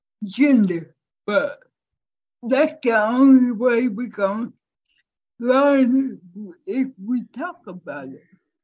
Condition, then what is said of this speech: Cerebral palsy. And so people think that she can't speak